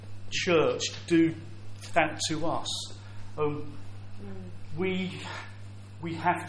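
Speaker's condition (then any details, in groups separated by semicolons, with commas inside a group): Stammer; audible stammer; repeated words, prolonged sounds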